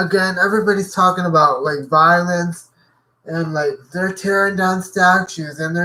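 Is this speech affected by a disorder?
Yes: cerebral palsy.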